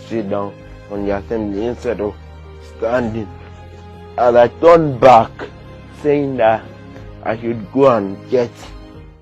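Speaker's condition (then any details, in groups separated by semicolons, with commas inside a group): Cerebral palsy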